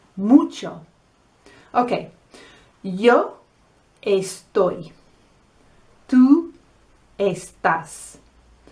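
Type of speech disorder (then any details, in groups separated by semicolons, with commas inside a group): None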